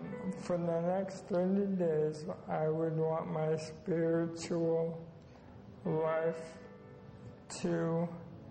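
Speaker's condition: ALS; ALS (Lou Gehrig's disease), diagnosed over 2 years before clip, progressing toward end of life; difficulty with speech, listeners must listen closely

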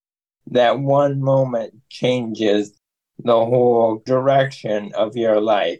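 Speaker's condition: ALS; limb onset in left arm, constant arm twitching, diagnosed at 32 in Iowa City; about 5 years since diagnosis, age 37

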